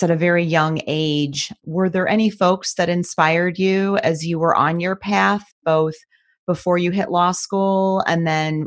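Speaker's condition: No condition

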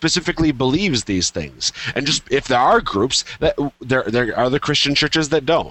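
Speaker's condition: No condition

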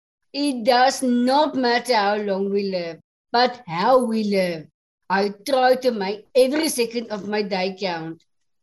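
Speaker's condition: Down syndrome; age 40

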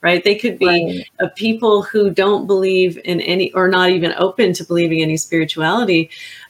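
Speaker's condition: No condition

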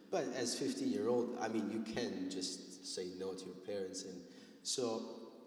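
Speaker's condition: No condition

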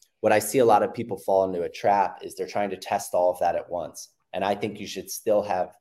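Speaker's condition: No condition

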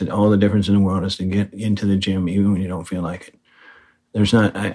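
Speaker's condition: Parkinson's disease; right-sided weakness noticed on long group bike ride, diagnosed by neurologist, confirmed by second opinion

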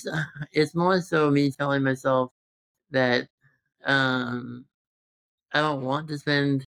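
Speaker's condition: Congenital muscular dystrophy; present since birth

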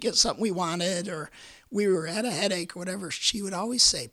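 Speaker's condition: Repeated vocal cord surgery; 19 vocal cord surgeries

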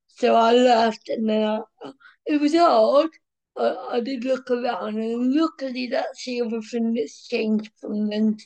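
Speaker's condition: Cerebral palsy; from birth, brain oxygen starvation, suction delivery, born medically dead, revived, slight form, mild walking wobble; speech affected a little, daily speech therapy and physiotherapy at special needs school from age 2.5

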